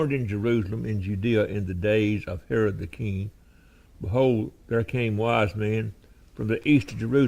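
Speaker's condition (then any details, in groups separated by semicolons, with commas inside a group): No condition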